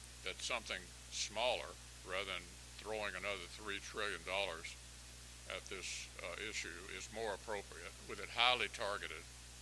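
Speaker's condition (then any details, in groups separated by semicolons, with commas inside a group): No condition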